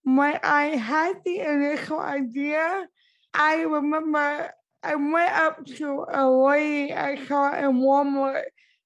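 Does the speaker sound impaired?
Yes: cerebral palsy; impaired speech, speaks concisely and quickly to hold listeners' attention.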